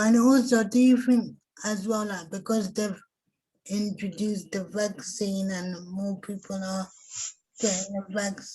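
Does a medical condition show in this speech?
Yes: cerebral palsy.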